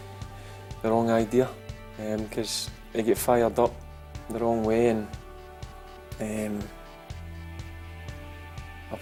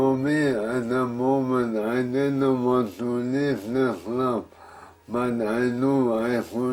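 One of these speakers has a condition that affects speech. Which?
The second: motor neurone disease; bulbar onset, jaw and speech problems first; about one year since diagnosis, hesitant walking, needs help dressing, feeding; difficulty speaking, abnormal jaw movement, worsening daily.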